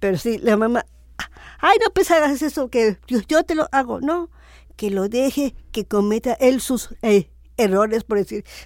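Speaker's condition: Down syndrome; adult woman

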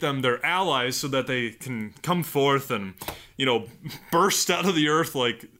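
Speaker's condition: No condition

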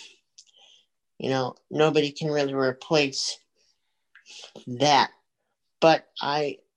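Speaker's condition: Cerebral palsy; multiple surgeries since infancy

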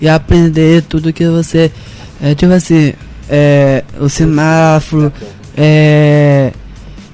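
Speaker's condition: Down syndrome; 18 years old, turning 19

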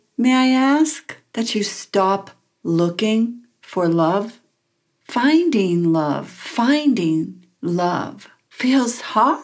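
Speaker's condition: No condition

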